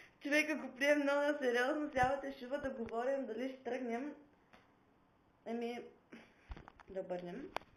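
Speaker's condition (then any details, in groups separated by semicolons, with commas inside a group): No condition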